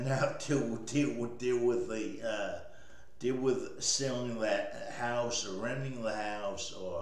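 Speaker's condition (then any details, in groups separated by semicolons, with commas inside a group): Cerebral palsy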